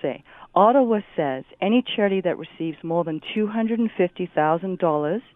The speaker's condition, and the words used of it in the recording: None; typical speech.